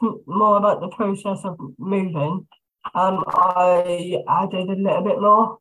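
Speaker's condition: Down syndrome; lives independently with support hours, manages own personal care and medication

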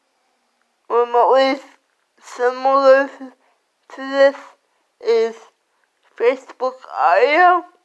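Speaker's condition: Cerebral palsy; slurred speech

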